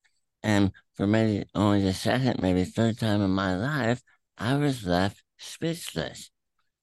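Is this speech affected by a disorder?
Yes: throat cancer, tumor through tongue, attached to epiglottis.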